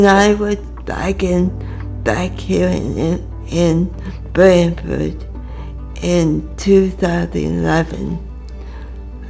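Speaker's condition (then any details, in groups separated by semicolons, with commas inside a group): Cerebral palsy; from birth; communication difficult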